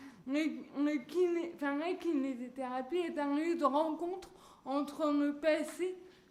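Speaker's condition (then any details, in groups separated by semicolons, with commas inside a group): Cerebral palsy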